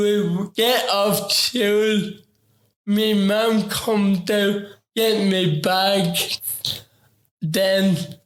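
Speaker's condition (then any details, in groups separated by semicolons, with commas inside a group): Ataxic cerebral palsy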